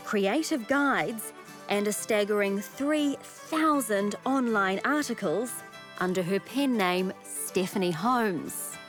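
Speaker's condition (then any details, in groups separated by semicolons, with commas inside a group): No condition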